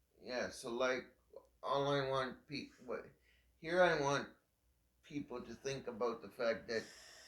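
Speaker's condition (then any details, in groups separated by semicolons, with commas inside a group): Cerebral palsy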